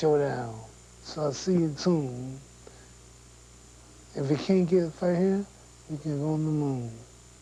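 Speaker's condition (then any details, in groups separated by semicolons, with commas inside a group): Parkinson's syndrome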